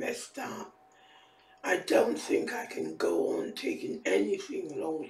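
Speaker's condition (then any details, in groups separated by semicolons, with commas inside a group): Facial palsy; can barely hear own speech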